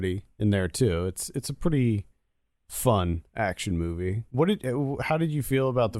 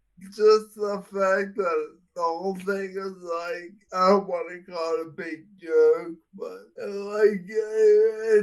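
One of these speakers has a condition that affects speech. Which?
The second: Friedreich's ataxia; Friedreich's ataxia, affects balance and coordination.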